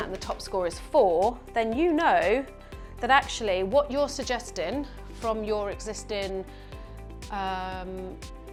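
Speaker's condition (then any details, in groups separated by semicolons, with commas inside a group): No condition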